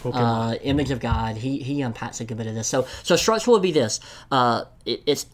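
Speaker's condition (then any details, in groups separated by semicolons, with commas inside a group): Cleft lip and palate; congenital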